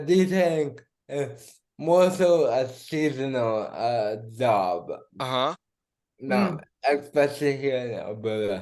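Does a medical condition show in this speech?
Yes: cerebral palsy.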